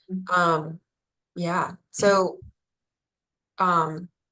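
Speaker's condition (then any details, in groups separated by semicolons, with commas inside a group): No condition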